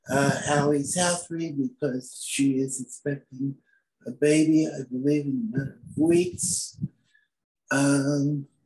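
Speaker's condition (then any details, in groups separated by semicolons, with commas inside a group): Cerebral palsy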